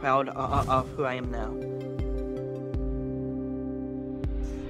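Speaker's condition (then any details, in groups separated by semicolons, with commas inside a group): Down syndrome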